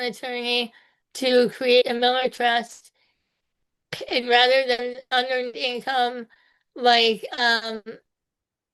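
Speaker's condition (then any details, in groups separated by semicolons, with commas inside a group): Spinal muscular atrophy type two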